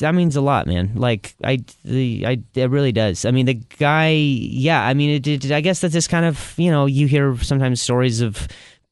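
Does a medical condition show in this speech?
Yes: stutter, acquired, from concussion; caused by concussion from softball injury, went to sleep on concussion; few years since onset; here repeated words, prolonged sounds.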